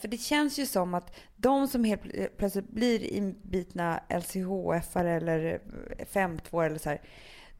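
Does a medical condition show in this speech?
No.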